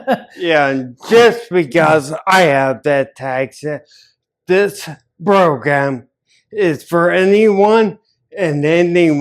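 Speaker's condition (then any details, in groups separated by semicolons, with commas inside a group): Ataxia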